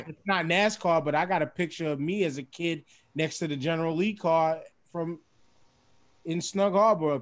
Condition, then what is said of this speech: None; typical speech.